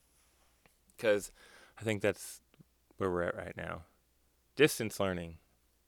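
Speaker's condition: No condition

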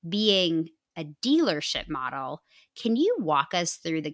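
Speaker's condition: No condition

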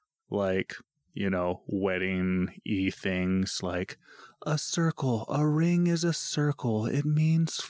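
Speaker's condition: No condition

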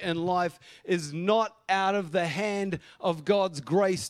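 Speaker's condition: No condition

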